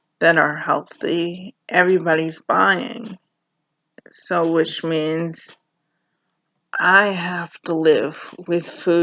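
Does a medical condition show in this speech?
Yes: cerebral palsy.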